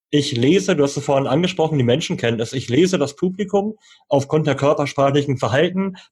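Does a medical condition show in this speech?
Yes: cleft lip and palate, cleft lip, jaw and palate; learned to speak through speech therapy until age nine.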